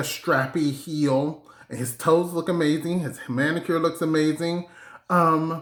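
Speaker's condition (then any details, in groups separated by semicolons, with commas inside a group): No condition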